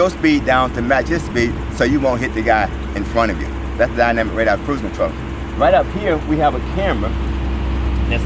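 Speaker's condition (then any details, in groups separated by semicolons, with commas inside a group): No condition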